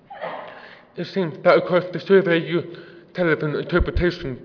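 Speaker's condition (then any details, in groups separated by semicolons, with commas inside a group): Deafness; works with interpreters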